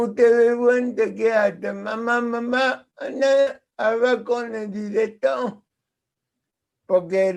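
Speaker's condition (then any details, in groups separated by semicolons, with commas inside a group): Cerebral palsy; speaks as if with potato in mouth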